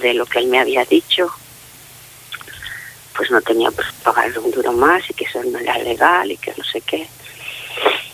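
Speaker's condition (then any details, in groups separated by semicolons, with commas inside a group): Facial palsy; ongoing medical follow-up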